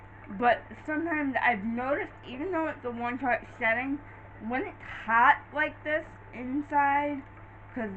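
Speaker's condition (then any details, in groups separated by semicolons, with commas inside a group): Cerebral palsy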